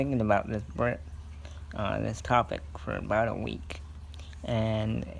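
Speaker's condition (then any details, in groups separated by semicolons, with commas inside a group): Cerebral palsy; scoliosis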